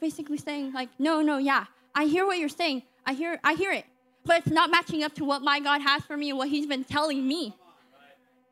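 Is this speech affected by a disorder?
Yes: cleft lip and palate; congenital cleft lip and palate, 38 surgeries since birth, speech services offered; age 17, roughly 2 to 3 surgeries yearly, speaking publicly; told from young age would not communicate as properly as others, formerly lacked confidence.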